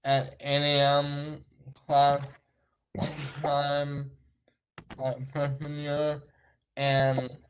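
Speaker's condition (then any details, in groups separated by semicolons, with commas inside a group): Traumatic brain injury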